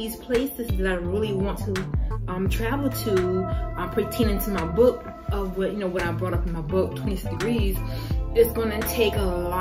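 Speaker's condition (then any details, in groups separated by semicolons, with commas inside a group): No condition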